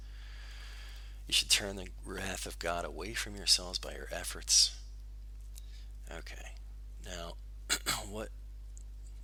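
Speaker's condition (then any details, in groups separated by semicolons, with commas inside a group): No condition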